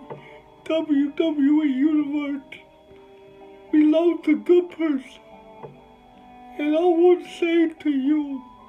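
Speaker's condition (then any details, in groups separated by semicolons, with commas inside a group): Cerebral palsy; speech hard to understand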